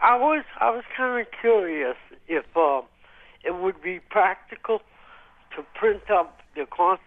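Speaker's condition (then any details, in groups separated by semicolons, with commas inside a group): Stroke; stroke 2 years ago, currently disabled; caller fears being hard to understand since stroke, host hears him loud and clear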